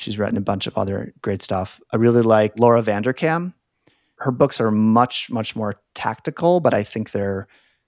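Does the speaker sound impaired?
No.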